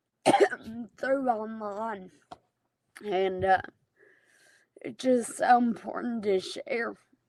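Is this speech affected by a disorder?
Yes: Friedreich's ataxia; genetic, progressive, affects coordination and balance, uses mobility aids; onset about 9-10 years ago, daily oral therapy, no noticed progression.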